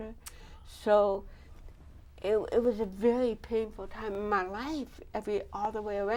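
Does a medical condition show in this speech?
Yes: cerebral palsy.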